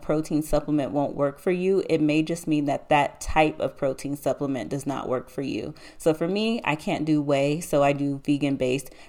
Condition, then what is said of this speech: None; typical speech.